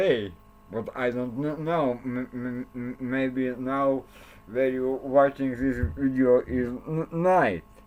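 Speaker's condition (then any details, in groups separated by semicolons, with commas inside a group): Cerebral palsy; since birth; speech not very clear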